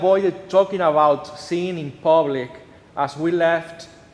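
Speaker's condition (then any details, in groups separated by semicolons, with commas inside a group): No condition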